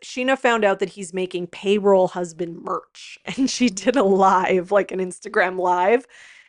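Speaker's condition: No condition

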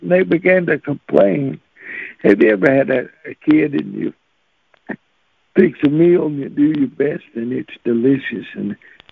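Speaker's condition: Cerebral palsy; since birth

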